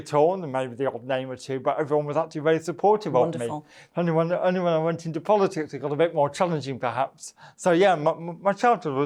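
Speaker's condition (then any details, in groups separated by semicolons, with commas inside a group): Cerebral palsy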